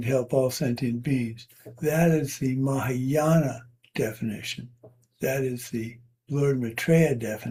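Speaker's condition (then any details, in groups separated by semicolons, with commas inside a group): Parkinson's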